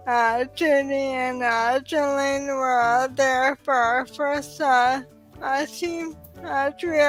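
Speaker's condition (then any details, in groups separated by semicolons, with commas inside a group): ALS; sporadic form, onset in pinky finger; over 5 years since onset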